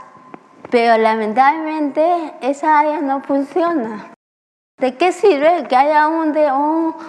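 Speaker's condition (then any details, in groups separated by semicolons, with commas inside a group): Cerebral palsy; infantile form, diagnosed about age one; began speaking at age six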